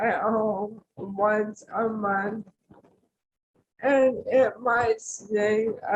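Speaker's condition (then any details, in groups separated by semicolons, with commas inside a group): ALS; tracheostomy; arms do not work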